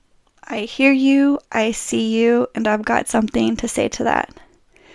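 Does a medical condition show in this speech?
No.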